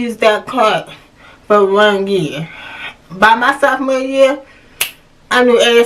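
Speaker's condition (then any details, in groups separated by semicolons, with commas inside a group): Cerebral palsy; hard of hearing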